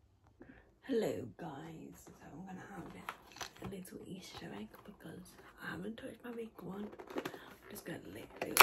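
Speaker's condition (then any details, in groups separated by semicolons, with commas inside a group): Cerebral palsy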